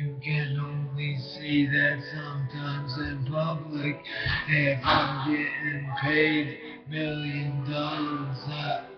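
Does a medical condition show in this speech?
Yes: brain injury.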